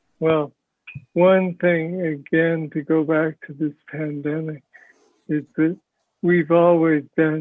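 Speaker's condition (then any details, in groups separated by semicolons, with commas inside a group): Parkinson's disease; speech sounds like mush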